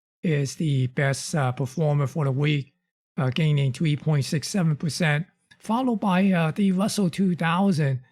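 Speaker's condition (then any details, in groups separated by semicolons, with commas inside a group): No condition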